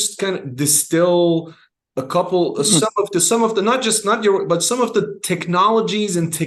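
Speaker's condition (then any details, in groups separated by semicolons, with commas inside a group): No condition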